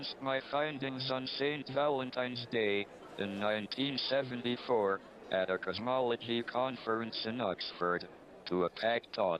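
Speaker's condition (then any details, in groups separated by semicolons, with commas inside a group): Amyotrophic lateral sclerosis, speech-generating device; tracheotomy, ventilator through throat; onset early twenties, gradual progression, fully dependent, no hand use; natural voice lost after tracheotomy, very slow communication via cheek muscle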